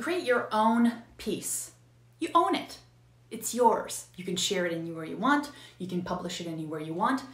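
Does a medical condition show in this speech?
No.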